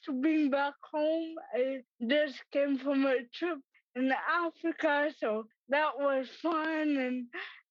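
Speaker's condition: Cerebral palsy; slow typing

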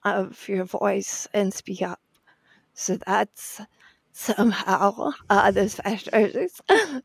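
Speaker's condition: Spasmodic dysphonia; speaking without treatment

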